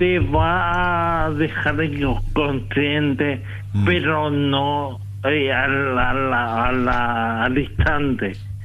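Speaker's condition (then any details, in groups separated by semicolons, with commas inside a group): Tracheostomy after stroke; stroke as brain bleed, 12 days in coma, initially double vision, one eye deviated; tracheostomy in place, doing exercises; speaks differently because of tracheostomy, expects to speak by november or december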